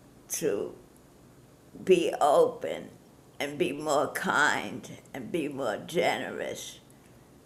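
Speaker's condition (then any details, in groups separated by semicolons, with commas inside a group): Parkinson's disease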